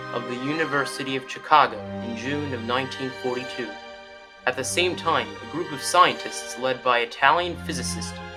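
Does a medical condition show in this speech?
No.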